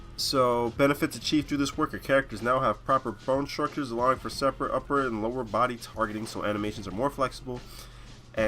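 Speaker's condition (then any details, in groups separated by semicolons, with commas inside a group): No condition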